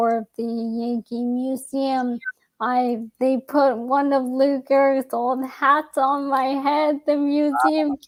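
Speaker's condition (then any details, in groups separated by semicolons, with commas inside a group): ALS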